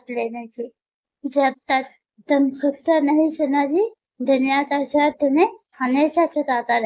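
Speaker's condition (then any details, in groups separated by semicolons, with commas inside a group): Muscular dystrophy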